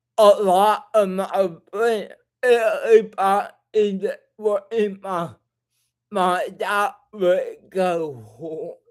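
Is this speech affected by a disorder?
Yes: cerebral palsy.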